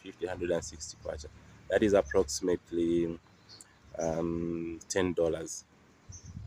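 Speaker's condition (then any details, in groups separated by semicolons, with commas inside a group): No condition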